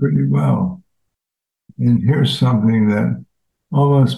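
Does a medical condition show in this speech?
Yes: ALS; voice changed since onset, now a different voice, no spontaneous crying fits.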